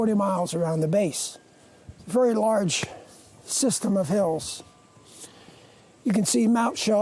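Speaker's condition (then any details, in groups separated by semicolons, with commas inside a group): No condition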